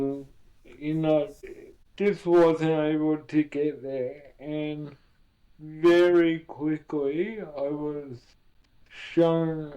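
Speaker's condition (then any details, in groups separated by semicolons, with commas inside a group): Cerebral palsy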